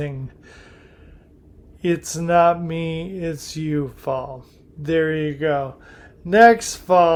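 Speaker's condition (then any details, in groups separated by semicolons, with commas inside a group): Primary lateral sclerosis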